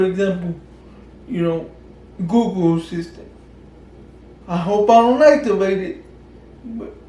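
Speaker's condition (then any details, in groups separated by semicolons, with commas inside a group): Cerebral palsy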